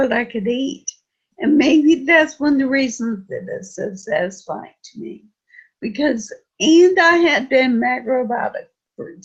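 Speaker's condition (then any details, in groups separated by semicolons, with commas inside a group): Friedreich's ataxia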